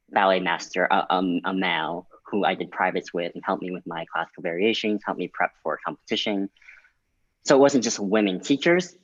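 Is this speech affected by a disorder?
Yes: cleft lip and palate.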